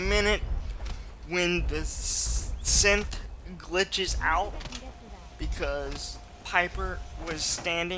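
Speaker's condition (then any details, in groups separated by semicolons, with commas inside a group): Cerebral palsy, mild; speech sometimes affected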